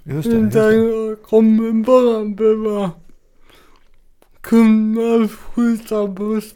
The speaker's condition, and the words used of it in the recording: Cerebral palsy. Det sitter ju mest på talet och balansen